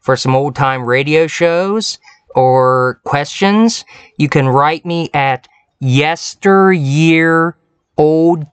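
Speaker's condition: No condition

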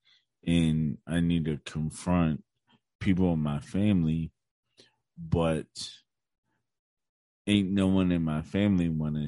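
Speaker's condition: Cerebral palsy; hard to relax muscles

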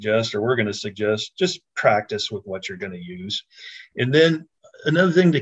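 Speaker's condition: No condition

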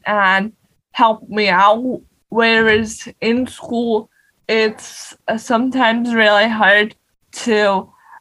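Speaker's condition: Cerebral palsy; non-progressive

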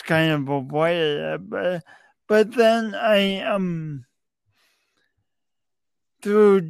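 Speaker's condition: Cerebral palsy; speech impediment, comes and goes, avoided speaking in school, finds the words cerebral palsy hard to say

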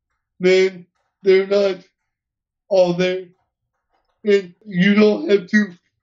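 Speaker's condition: Cerebral palsy; hearing intact

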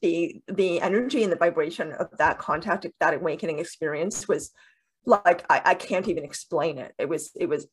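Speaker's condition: Deafness with cochlear implants

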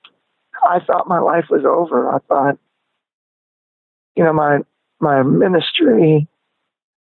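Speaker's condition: Spasmodic dysphonia; diagnosed 2 or 3 years after band shut down

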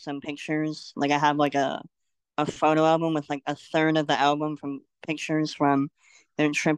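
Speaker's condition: Cleft lip and palate; congenital

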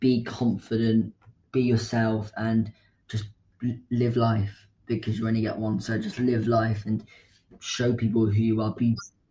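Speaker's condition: Stammer; varies by day and listener, not as bad as some others'; age 14, puts 'the' before words as habit for about a year, breathes and relaxes on bad days; stammered many times reading aloud in year 6, later made up words instead of reading; repeated sounds

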